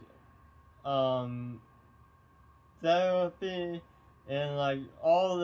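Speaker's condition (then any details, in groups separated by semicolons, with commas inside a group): Tongue cancer surgery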